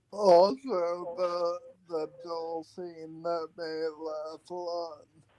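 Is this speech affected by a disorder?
Yes: Friedreich's ataxia.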